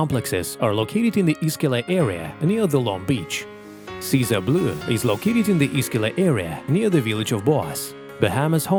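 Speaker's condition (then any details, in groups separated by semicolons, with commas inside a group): No condition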